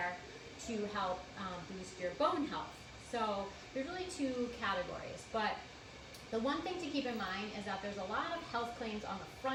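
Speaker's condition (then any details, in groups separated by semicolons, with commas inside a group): No condition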